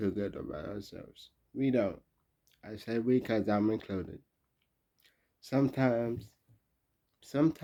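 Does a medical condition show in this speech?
Yes: traumatic brain injury.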